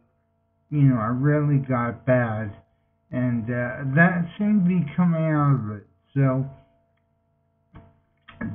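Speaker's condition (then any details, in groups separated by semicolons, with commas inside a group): Multiple sclerosis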